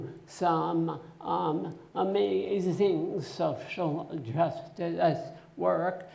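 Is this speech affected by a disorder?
Yes: essential tremor.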